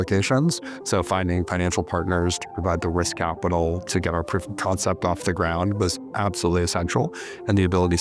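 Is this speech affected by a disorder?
No.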